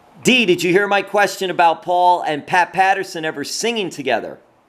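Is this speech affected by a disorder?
No.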